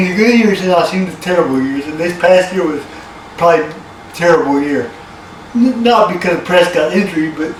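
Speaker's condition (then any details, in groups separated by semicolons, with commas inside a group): Cerebral palsy; from birth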